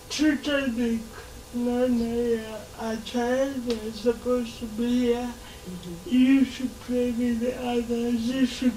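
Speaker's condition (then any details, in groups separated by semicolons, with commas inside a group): Cerebral palsy; since birth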